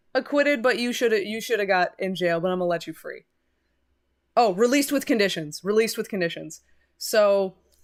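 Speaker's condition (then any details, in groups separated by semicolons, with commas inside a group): No condition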